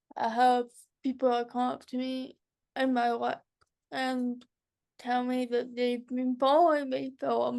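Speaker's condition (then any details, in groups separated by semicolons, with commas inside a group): Cerebral palsy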